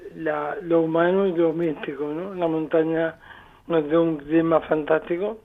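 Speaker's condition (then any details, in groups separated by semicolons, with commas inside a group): Amyotrophic lateral sclerosis; diagnosed three years ago; still able to attempt climb of Picu Urriellu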